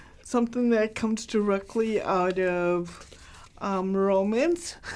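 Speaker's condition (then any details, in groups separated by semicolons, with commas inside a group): Cerebral palsy; very mild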